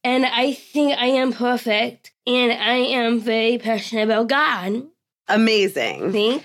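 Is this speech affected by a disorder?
Yes: Down syndrome; trisomy 21, three copies of chromosome 21, present from birth, pediatrician suspected after birth, not found prenatally; adult, early intervention via Virginia Down Syndrome Association, milestones met on time.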